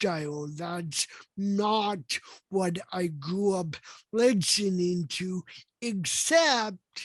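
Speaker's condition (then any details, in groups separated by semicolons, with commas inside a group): Cerebral palsy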